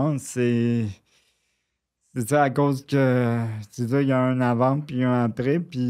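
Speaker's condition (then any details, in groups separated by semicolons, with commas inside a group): Cerebral palsy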